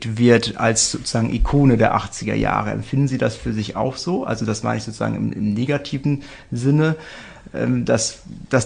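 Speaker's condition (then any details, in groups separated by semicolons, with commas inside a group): No condition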